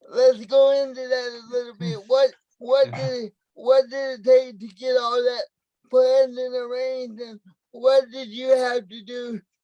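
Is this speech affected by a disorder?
Yes: cerebral palsy, spastic, mild.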